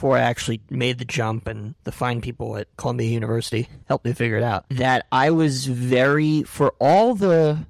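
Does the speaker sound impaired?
Yes: cleft palate; cleft palate present from birth; difficulty producing l sounds.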